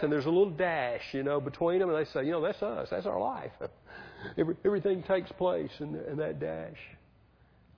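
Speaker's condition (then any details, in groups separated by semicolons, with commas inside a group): No condition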